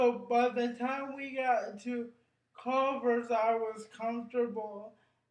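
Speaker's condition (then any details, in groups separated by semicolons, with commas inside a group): Cerebral palsy; brain injury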